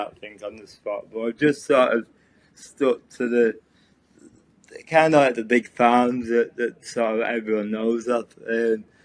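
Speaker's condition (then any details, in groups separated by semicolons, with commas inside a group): Cerebral palsy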